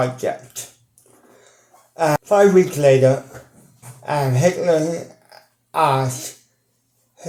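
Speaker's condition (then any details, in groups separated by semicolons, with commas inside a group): Cerebral palsy; mild, ataxic type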